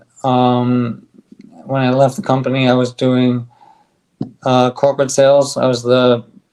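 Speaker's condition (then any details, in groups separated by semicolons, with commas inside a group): ALS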